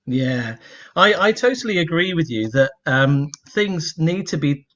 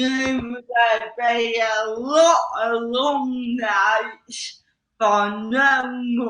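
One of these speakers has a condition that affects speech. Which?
The second: cerebral palsy; slow muscles, affects legs; slow speech.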